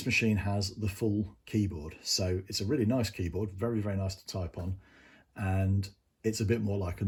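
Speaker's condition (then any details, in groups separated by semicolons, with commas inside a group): No condition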